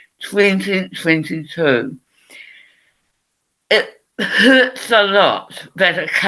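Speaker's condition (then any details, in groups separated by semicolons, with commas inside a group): Head and neck cancer; surgery, radiotherapy, dental implants; severe dental and oral issues, further mouth surgery pending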